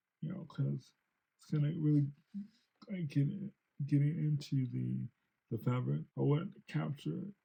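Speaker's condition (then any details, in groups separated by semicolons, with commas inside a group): Cerebral palsy; since birth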